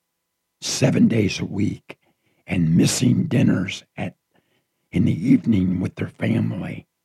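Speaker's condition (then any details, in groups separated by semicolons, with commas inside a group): Partial laryngectomy from cancer; raspy voice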